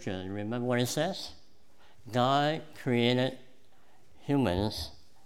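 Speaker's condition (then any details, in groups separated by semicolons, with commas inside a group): Cleft palate; congenital cleft palate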